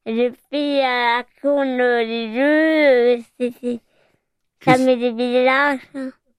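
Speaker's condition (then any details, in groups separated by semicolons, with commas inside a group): Hearing impairment; hearing impaired from birth, hearing aid, removes aid in very loud sound, chansigne learned from Patrice Carillo, Foyer Marignotte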